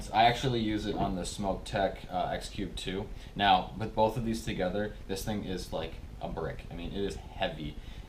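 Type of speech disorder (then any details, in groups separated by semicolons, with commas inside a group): None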